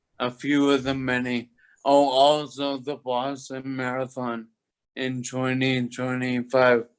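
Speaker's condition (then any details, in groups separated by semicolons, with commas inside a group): Toxic leukoencephalopathy, locked-in syndrome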